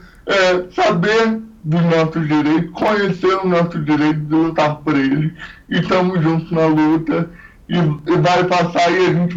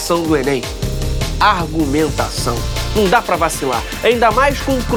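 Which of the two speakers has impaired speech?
The first: cerebral palsy; physical disability, cognition preserved.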